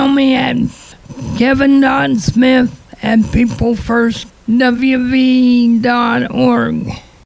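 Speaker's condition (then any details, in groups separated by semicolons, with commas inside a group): Cerebral palsy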